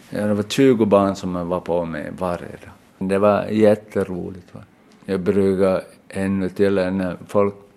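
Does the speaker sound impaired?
Yes: aphasia after brain injury; hit by car at age seven, no diagnosis given, right hand difficulty, memory gaps; word-finding difficulty, circumlocution, could not speak at first after injury.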